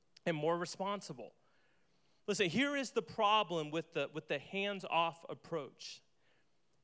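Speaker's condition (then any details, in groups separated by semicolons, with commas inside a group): No condition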